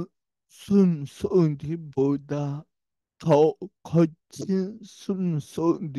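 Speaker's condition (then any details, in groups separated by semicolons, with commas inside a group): Brain lesion disability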